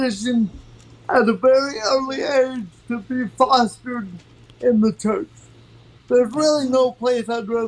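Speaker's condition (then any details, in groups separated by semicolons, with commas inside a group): Cerebral palsy; from birth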